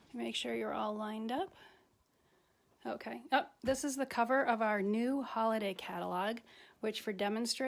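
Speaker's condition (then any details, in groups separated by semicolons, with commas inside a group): No condition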